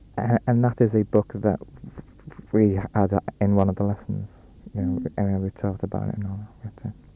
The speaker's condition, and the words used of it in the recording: Stuttering. Well, normally, my speech isn't all that bad.